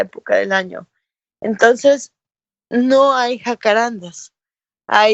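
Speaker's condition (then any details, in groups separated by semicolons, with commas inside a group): Cerebral palsy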